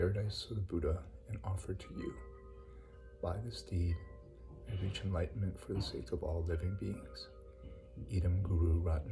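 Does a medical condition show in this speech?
No.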